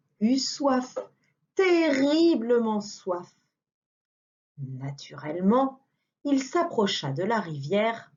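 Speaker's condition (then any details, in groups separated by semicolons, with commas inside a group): No condition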